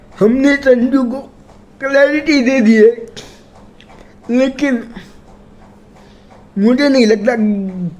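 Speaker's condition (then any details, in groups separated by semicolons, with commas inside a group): Cerebral palsy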